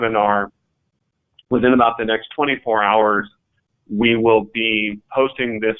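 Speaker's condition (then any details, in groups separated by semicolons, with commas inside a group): No condition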